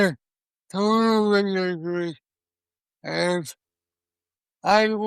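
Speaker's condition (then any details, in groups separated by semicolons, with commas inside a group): Cerebral palsy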